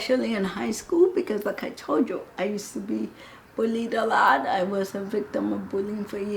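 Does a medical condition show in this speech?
Yes: cerebral palsy.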